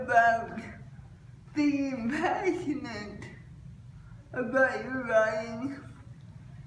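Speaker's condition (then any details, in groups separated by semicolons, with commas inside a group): Cerebral palsy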